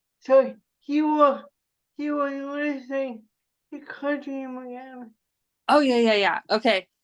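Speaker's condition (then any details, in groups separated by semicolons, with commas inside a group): Cerebral palsy; spasticity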